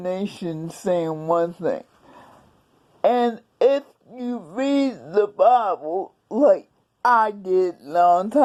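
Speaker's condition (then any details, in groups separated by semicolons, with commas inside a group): Cerebral palsy; several unnoticed strokes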